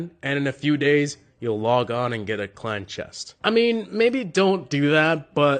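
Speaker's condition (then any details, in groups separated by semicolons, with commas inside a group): No condition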